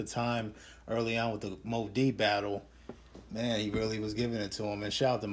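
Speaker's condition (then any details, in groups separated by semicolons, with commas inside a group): No condition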